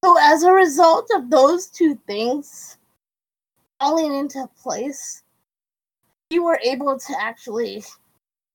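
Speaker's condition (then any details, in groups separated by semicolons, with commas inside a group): Cerebral palsy; quadriplegic, wheelchair user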